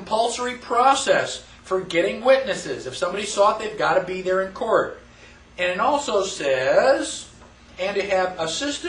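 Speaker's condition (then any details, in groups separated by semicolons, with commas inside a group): No condition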